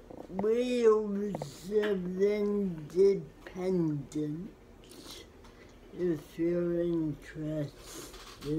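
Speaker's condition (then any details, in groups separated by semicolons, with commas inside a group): Cerebral palsy; spastic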